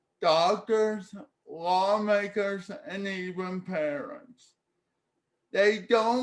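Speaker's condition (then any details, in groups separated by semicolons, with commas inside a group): Cerebral palsy; speech therapy in childhood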